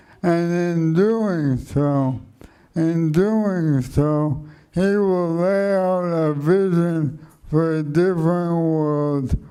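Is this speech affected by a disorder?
Yes: ALS; speech slowed and softened.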